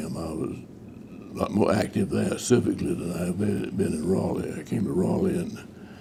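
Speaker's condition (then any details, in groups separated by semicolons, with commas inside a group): Parkinson's disease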